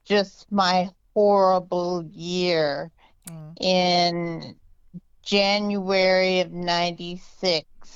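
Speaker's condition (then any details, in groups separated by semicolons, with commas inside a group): Multiple sclerosis; diagnosed at age 17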